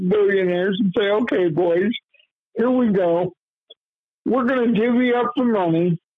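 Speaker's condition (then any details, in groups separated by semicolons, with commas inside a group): Cerebral palsy; lifelong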